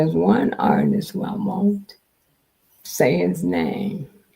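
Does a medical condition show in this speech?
Yes: multiple sclerosis.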